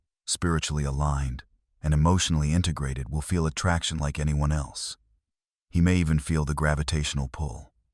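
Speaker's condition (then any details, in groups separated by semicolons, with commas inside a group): No condition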